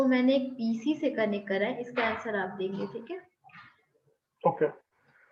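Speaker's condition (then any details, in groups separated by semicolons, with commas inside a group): No condition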